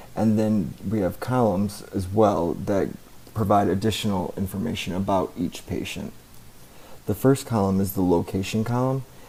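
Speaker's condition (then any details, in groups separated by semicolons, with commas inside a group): No condition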